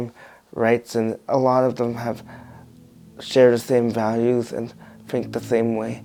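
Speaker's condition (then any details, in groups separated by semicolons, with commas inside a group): Cerebral palsy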